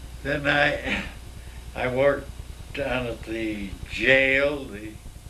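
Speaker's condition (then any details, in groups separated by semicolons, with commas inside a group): Myasthenia gravis; neurological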